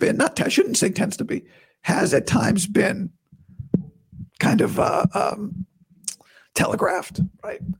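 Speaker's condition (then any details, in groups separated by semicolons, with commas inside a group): Vocal cord surgery recovery; not yet back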